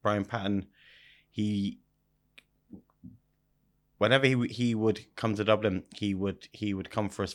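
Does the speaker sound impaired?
Yes: stutter; about five times worse when speaking German; here repeated sounds, blocks.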